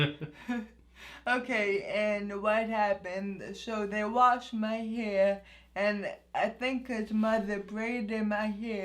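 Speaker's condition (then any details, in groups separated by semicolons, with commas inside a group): Anoxic brain injury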